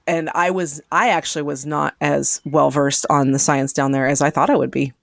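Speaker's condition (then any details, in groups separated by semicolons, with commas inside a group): No condition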